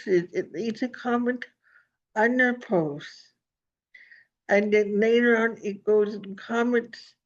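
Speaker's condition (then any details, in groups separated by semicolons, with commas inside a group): Cerebral palsy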